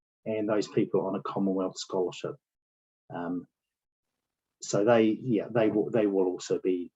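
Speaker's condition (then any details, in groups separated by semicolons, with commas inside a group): No condition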